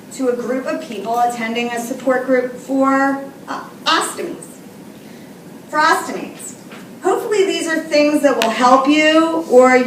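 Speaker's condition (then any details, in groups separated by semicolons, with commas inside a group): No condition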